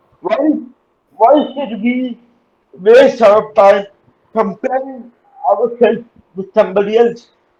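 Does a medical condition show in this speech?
Yes: cerebral palsy; uses wheelchair.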